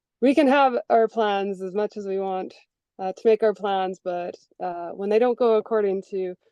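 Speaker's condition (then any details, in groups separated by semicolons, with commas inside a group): No condition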